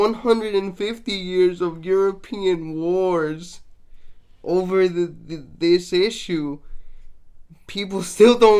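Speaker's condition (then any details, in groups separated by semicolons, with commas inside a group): Cerebral palsy, mixed, mild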